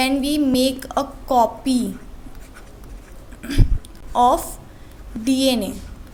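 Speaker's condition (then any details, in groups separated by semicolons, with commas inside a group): No condition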